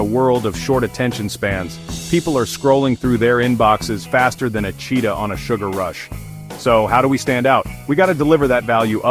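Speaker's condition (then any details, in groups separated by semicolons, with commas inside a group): No condition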